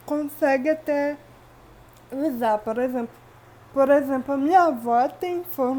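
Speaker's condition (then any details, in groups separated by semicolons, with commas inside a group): Cerebral palsy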